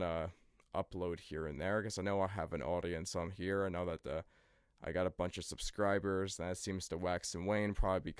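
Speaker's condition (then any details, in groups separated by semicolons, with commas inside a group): No condition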